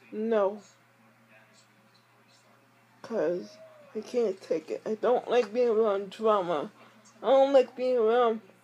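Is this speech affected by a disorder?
Yes: speech impairment.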